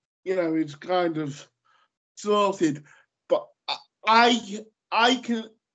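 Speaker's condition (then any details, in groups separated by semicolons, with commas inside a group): Cerebral palsy; lifelong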